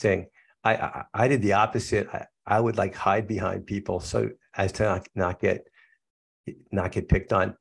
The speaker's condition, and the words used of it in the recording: Stuttering. I should tell you that I'm kind of guilty of concealment.